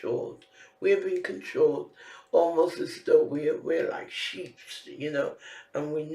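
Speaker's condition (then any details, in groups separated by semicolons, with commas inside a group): Facial palsy; can barely hear own speech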